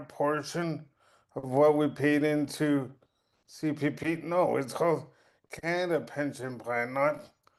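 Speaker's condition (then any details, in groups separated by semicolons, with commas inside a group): Cerebral palsy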